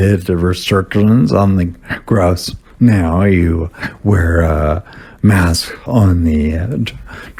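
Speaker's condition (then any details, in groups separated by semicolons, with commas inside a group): Spasmodic dysphonia; abductor form, deep brain stimulation implant; deep brain stimulation off; wispy voice, hard to understand with stimulation off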